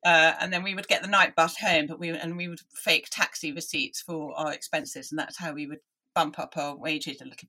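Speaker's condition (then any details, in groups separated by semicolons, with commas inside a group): Deafness; deaf from early age, analog hearing aids in childhood, hopeless and unwieldy, listening took effort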